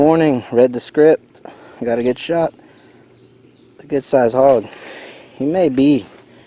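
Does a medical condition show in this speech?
No.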